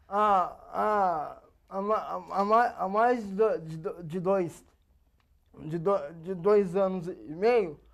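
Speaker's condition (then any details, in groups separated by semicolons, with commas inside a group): Cerebral palsy; age 27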